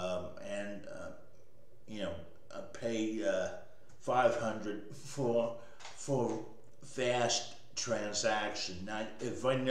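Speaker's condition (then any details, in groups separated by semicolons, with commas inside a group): Cerebral palsy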